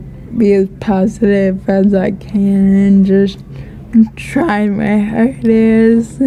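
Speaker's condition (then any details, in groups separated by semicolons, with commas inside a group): Ataxia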